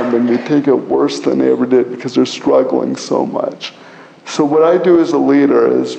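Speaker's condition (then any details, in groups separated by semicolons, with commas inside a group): Cerebral palsy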